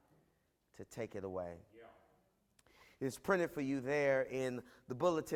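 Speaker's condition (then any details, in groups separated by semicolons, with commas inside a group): No condition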